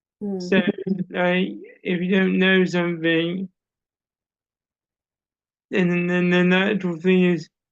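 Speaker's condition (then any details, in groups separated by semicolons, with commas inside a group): Cerebral palsy; uses wheelchair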